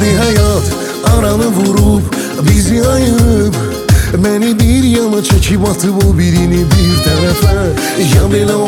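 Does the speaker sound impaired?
No.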